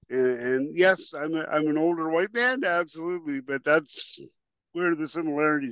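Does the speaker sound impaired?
Yes: cerebral palsy; some 40 years ago.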